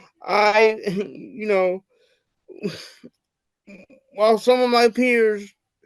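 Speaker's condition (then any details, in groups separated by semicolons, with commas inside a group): Cerebral palsy; wheelchair user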